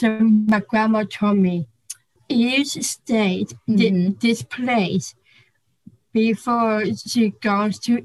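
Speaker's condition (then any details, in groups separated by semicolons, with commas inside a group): Down syndrome; congenital, hypotonia at birth, diagnosed hours after birth, high marker on alpha fetoprotein test at 16 weeks; stutter, brought out by anxiety, learned to control stutter for public speaking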